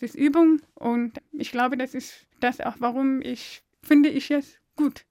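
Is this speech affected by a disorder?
Yes: deafness; deaf since birth, diagnosed by brainstem audiometry, suspected oxygen lack from cord around neck at birth; speaks very clearly, spoken language learned via early intervention, mother, Aachen deaf kindergarten, balloons.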